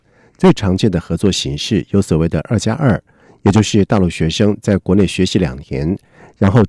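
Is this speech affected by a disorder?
No.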